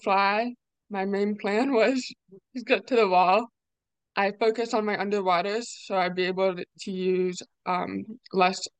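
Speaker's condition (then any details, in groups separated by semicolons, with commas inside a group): Deafness; deaf or hard of hearing, relies on starter hand signals and strobe start lights at meets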